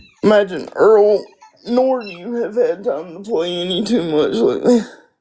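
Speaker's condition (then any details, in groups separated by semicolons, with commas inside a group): Spastic quadriplegic cerebral palsy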